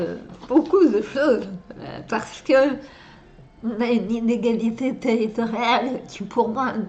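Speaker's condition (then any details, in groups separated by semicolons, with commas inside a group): Dystonia and multiple sclerosis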